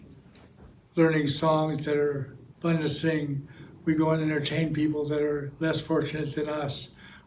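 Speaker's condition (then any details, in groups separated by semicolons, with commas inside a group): Parkinson's disease; muscles affected, voice needs exercise, singing improves voice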